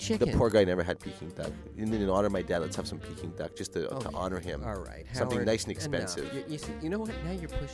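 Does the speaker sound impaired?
No.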